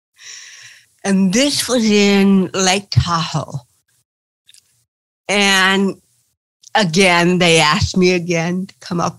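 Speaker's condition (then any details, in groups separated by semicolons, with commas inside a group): Cerebral palsy; since birth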